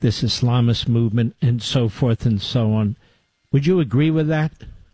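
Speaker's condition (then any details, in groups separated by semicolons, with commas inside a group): No condition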